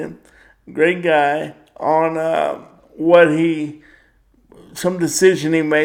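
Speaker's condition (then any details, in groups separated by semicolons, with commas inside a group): Cerebral palsy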